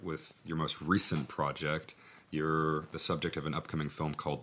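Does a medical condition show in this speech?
No.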